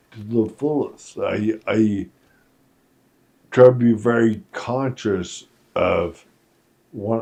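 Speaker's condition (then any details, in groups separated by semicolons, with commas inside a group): Friedreich's ataxia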